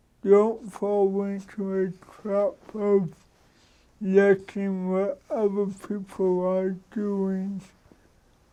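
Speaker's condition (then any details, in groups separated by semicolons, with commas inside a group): Cerebral palsy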